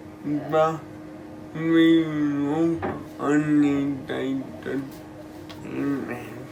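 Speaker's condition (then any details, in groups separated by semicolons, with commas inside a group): Cerebral palsy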